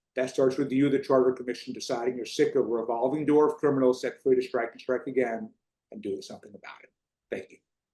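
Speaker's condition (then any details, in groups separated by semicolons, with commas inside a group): No condition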